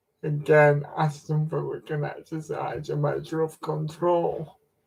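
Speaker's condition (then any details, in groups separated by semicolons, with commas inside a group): Cerebral palsy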